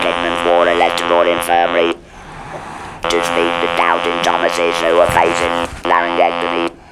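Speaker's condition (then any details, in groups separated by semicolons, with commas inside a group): Laryngeal cancer with laryngectomy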